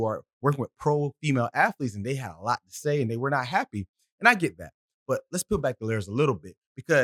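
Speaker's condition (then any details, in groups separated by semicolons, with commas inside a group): No condition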